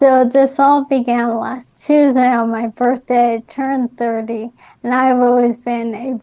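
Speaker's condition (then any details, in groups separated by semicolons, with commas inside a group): ALS; diagnosed before age 30, atypical for young female; recently diagnosed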